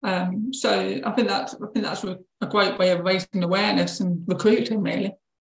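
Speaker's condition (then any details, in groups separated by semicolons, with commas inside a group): Deafness with cochlear implant; profound deafness, cochlear implant with electrode inside cochlea, worn behind ear, uses BSL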